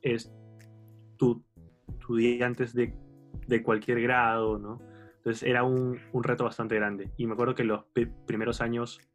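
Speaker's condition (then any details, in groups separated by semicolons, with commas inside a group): Stuttering; developmental stuttering since about age four, therapy from about age seven, worsened at university through avoidance; still stutters, past fluency-control training program, adolescent psychologist for stress and anxiety; childhood head movement toward shoulder when forcing, pen squeeze taught instead, repeated phrase before own name; repeated sounds, repeated words, prolonged sounds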